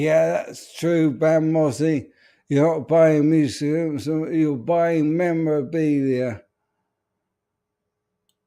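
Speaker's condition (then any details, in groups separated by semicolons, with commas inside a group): ALS; speech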